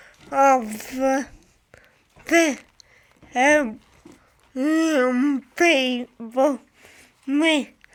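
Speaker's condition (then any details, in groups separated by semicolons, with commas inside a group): Cerebral palsy; from birth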